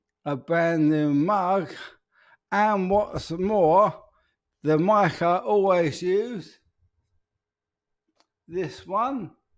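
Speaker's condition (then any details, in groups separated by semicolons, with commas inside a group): ALS; peculiar voice, speech very difficult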